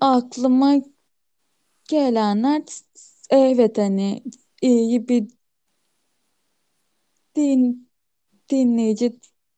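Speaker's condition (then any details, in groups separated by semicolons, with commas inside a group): Stuttering; stutters normally, much more at work and when anxious, very little when alone and relaxed; repeated sounds, prolonged sounds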